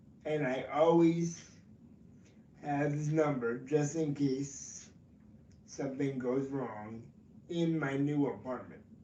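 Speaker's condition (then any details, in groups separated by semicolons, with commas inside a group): Cerebral palsy; from birth, affects legs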